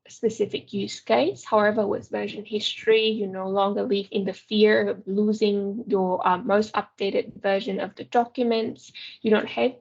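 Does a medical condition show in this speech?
No.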